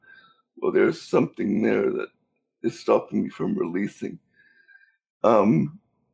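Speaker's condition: Cerebral palsy; cerebral palsy since birth

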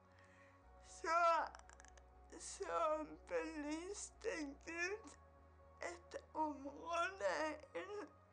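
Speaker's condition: Cerebral palsy; 28 years since onset

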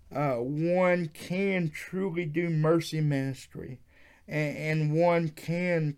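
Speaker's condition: Cerebral palsy; wheelchair user

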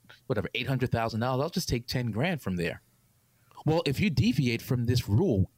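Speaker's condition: No condition

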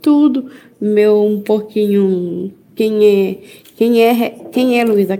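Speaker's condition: Down syndrome; diagnosed at birth

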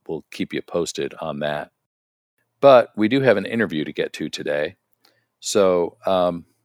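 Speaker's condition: No condition

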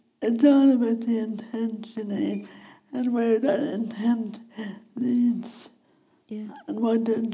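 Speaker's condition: Speech impediment; wheelchair user

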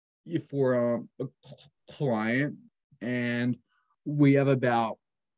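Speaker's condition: Stuttering; speech therapy since age five, pulled out of school for sessions, teased in middle school; occasional speech therapy at age 26, cold calling to help speech; prolonged sounds

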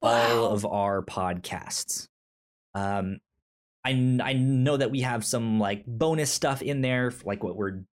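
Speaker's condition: Stutter; stutter since childhood, cause unknown, explained as brain moving faster than mouth, speech therapy in elementary school; stutters when talking; repeated words, prolonged sounds

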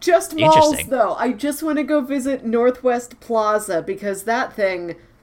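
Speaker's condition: No condition

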